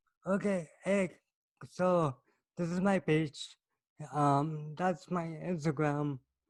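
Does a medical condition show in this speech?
Yes: cerebral palsy.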